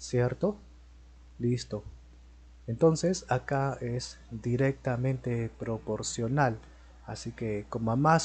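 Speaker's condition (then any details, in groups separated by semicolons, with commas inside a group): No condition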